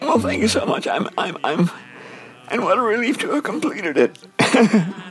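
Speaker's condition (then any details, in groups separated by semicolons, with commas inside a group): Dysphonia; lost singing voice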